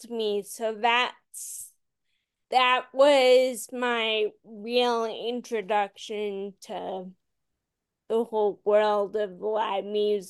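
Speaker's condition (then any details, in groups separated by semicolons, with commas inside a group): Friedreich's ataxia; progressive muscular dystrophy form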